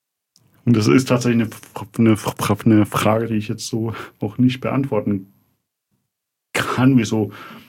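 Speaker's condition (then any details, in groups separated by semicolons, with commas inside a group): Stuttering; fluctuating between more and less fluent phases, never severe enough to prevent finishing a reporting story; alternates between more fluent and less fluent phases; repeated sounds, blocks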